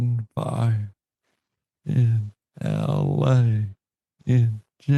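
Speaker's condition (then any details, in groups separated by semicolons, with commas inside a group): Parkinson's disease; diagnosed at age 35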